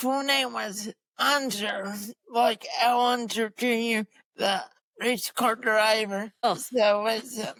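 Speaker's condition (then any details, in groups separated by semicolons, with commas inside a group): Cerebral palsy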